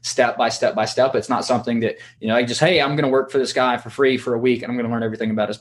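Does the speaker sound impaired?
No.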